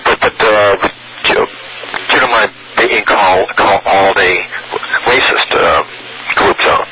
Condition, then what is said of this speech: Stuttering. He's got a little stammer, a little stutter there, but we won't mistake him for Mel Tillis, will we?